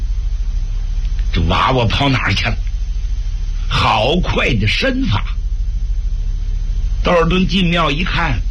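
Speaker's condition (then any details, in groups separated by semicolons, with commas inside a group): No condition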